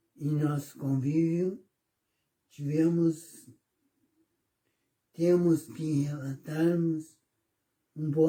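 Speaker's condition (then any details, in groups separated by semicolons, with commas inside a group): Cerebellar ataxia; degenerative hereditary form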